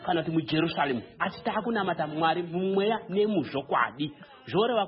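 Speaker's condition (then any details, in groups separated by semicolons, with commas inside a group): No condition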